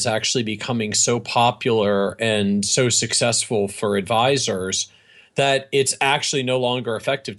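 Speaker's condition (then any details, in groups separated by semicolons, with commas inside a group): No condition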